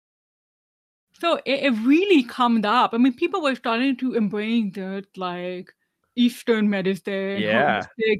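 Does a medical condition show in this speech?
Yes: deafness, severe; 99% hearing loss, hearing aids worn whole life, no cochlear implant; wears hearing aids, relies heavily on lip reading, does not sign, not fluent in ASL.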